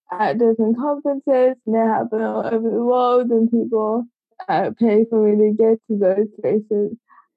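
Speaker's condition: Cerebral palsy; congenital, from birth, age 25

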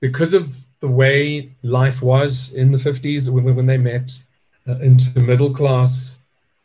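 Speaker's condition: Stuttering; stuttering since childhood, still present in adulthood; still lives with speech impediment, speaks to stage audiences, jokes about stutter built into dialogue; childhood word avoidance when ordering food, fear of speaking to new people and audiences; repeated sounds, prolonged sounds

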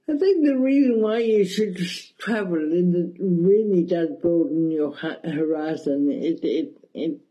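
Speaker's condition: Cerebral palsy; mild, requests wheelchair assistance at airports

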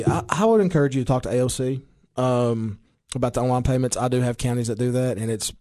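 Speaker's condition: No condition

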